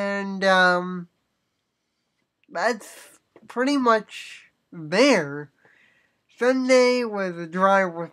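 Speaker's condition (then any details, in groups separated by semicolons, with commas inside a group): Cerebral palsy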